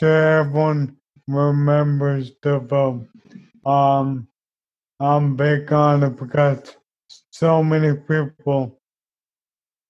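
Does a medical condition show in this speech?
Yes: ALS; wheelchair built, arriving in about a week; expects to lose speech, plans typed synthetic voice device; still speaks but less coherent and audible, will later type everything out.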